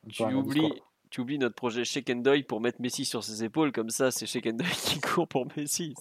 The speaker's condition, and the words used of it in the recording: No condition.